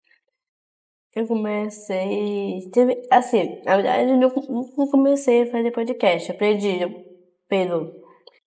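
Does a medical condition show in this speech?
Yes: Down syndrome; genetic condition, trisomy 21.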